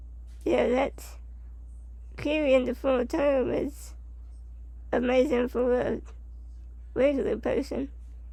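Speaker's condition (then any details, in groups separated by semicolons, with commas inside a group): Spinal muscular atrophy type 2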